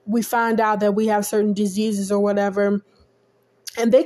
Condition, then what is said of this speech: None; typical speech.